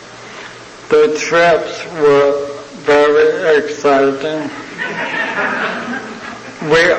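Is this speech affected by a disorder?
Yes: ALS (Lou Gehrig's disease); young onset.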